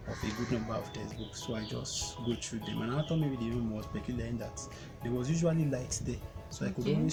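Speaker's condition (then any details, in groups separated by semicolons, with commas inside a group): No condition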